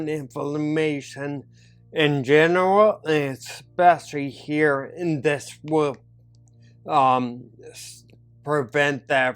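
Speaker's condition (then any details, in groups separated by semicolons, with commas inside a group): Neurological disability (takes dalfampridine)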